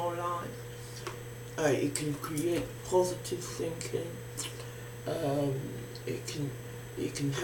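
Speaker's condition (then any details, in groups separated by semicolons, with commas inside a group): Facial palsy; can barely hear own speech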